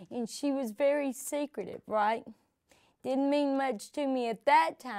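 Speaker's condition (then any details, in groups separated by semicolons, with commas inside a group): Cerebral palsy; from birth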